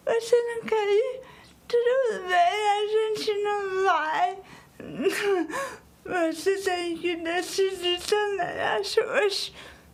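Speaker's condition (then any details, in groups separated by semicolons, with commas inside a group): Cerebral palsy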